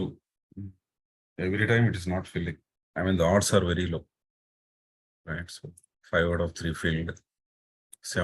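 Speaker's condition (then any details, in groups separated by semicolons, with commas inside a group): No condition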